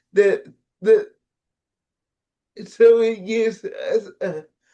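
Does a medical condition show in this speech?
Yes: cerebral palsy.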